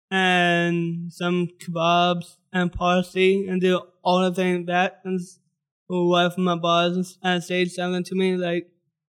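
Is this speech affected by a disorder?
Yes: Down syndrome.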